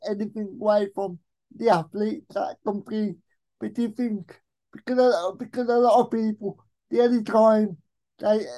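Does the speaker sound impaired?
Yes: cerebral palsy; speech affected, can get rambly when nervous.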